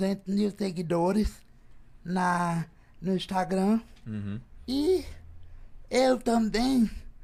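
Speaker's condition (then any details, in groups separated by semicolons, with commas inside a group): Cerebral palsy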